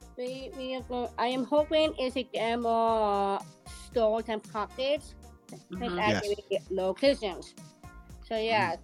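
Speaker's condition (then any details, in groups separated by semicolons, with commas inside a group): Down syndrome; present from birth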